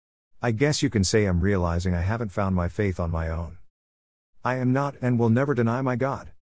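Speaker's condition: No condition

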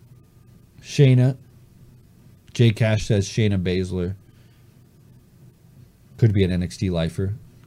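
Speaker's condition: No condition

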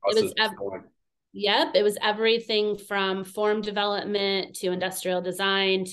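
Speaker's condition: No condition

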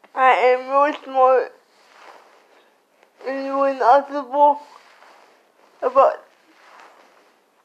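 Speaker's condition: Cerebral palsy; slurred speech

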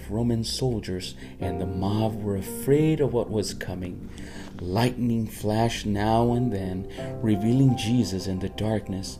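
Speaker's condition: No condition

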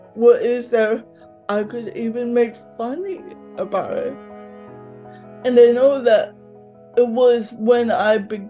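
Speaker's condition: Cerebral palsy, mild; mouth affected

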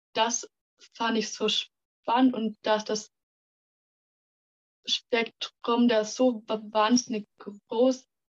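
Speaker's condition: Stuttering; stuttering since kindergarten age, many logopedists and speech therapists, stuttering therapy groups with other stutterers; 18 years old, fighting stuttering less with pressure and resistance; part-word and word repetitions, we wegzulaufen; repeated sounds, repeated words, blocks

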